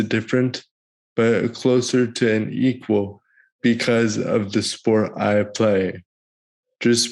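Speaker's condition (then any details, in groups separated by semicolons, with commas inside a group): Cerebral palsy; present from birth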